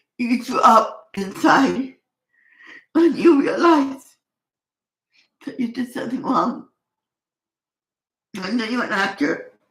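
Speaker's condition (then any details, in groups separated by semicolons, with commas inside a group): Cerebral palsy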